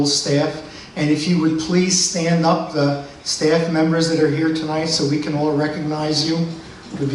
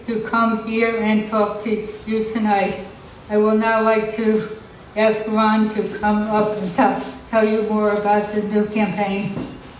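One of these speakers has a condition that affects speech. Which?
The second: cerebral palsy; limits some physical abilities.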